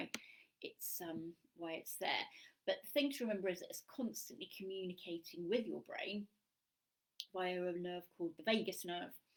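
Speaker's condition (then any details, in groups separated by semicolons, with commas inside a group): No condition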